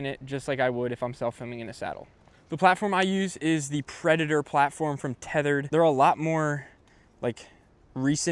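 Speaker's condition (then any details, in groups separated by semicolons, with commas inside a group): No condition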